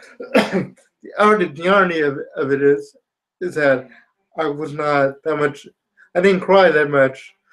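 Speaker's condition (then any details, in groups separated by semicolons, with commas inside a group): Spastic quadriplegia cerebral palsy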